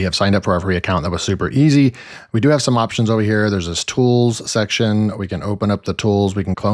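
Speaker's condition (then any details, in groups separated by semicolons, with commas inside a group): No condition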